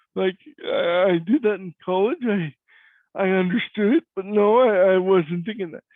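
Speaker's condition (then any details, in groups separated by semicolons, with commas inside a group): Cerebral palsy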